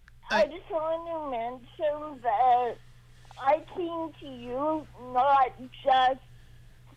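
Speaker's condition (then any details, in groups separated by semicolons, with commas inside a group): Cerebral palsy, mild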